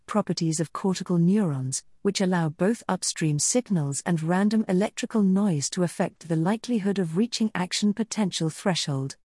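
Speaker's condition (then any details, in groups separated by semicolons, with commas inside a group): No condition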